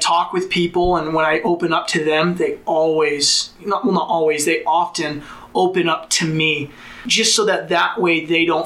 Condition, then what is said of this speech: None; typical speech.